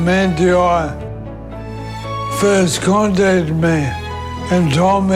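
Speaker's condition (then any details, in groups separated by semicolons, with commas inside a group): Motor neurone disease; voice fatigue, early sign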